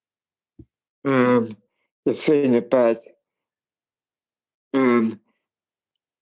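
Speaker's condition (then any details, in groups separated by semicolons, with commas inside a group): Cerebral palsy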